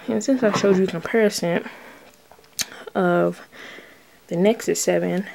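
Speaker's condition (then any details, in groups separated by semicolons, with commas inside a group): No condition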